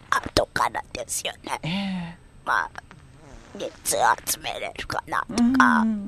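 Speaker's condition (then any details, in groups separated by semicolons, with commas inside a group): Myasthenia gravis; body strength gradually lost, onset at age 24, ventilator since age 26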